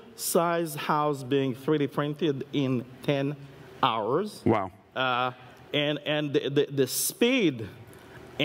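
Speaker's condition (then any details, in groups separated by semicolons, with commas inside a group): No condition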